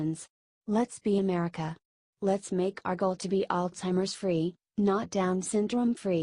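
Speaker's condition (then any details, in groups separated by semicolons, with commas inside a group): No condition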